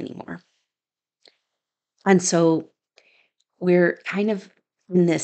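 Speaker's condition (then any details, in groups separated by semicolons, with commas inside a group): No condition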